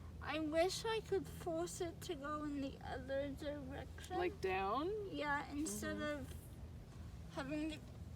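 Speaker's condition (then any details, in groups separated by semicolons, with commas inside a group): Cerebral palsy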